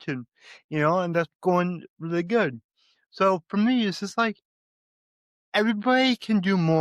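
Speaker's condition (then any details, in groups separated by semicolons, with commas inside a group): Cerebral palsy; from birth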